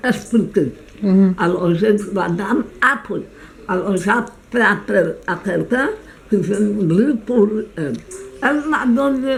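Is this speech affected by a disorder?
Yes: meige syndrome, blepharospasm and oromandibular dystonia.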